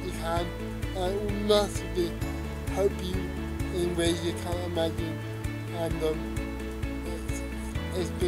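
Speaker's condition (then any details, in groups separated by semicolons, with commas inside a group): Cerebral palsy; wheelchair, cannot move legs or lift head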